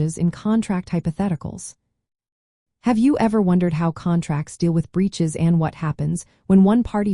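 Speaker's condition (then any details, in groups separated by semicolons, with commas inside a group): No condition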